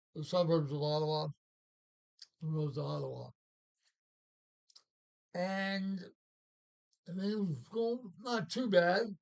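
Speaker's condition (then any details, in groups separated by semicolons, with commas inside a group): Parkinson's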